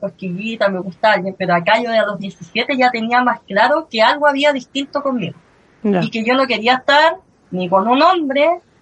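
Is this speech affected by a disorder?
Yes: cleft lip and palate; since early childhood.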